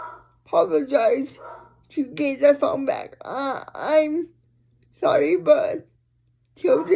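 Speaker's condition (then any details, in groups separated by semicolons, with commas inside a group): Cerebral palsy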